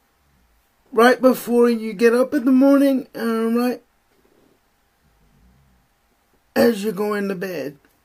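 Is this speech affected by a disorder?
Yes: spastic cerebral palsy; uses wheelchair.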